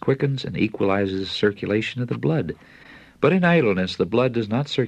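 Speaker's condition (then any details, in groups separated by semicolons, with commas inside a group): No condition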